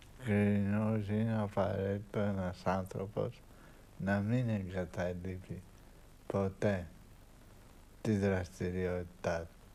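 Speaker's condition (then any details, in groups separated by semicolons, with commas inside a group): Parkinson's disease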